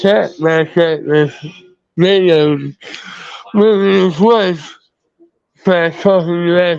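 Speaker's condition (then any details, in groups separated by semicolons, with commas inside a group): Mouth cancer, tongue removed; mouth, neck and throat cancer, tongue removed; multiple surgeries; hard to understand, difficulty enunciating words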